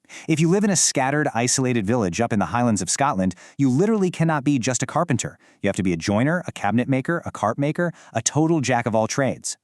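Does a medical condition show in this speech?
No.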